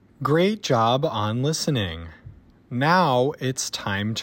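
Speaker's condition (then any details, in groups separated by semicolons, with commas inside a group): No condition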